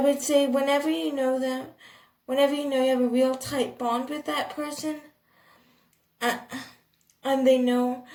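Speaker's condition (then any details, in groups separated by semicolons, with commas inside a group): Cerebral palsy, athetoid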